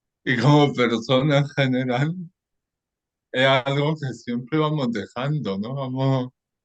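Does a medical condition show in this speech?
Yes: cerebral palsy.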